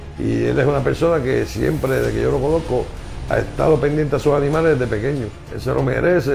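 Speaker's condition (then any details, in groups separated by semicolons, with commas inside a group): No condition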